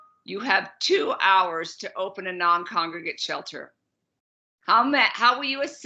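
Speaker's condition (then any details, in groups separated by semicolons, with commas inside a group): No condition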